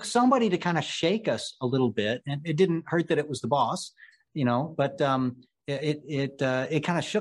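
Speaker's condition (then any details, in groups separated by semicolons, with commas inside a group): No condition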